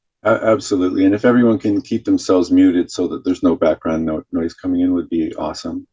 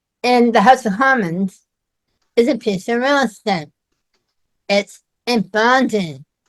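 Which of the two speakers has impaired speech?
The second: myasthenia gravis.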